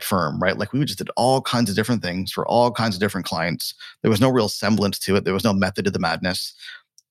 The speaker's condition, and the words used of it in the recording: None; typical speech.